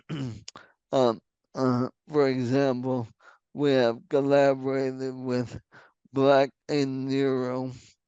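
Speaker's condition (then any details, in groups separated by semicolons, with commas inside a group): ALS; onset left hand weakness, then right hand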